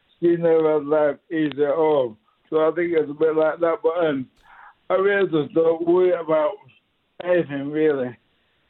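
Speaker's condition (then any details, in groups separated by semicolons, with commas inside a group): Motor neuron disease; diagnosed about 3 years ago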